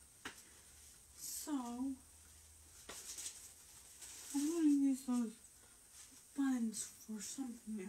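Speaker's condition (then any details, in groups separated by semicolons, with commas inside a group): Brain injury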